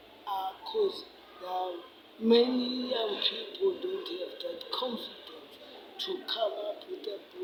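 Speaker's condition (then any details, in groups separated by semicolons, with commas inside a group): Cerebral palsy; affects speech and hands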